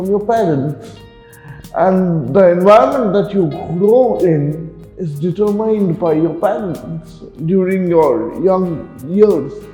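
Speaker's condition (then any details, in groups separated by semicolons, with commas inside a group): Cerebral palsy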